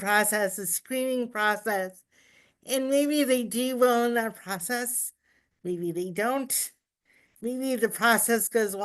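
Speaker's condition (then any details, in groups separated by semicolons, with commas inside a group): Cerebral palsy; uses power wheelchair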